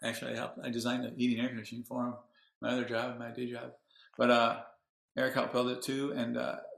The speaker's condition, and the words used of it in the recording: Parkinson's disease. It's a little hard on your voice because you have to practice it.